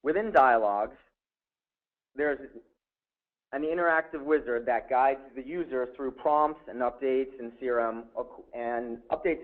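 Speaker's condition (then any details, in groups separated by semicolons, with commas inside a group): No condition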